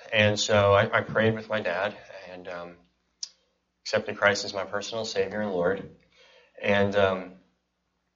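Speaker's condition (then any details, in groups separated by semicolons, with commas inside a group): Cleft palate and cleft lip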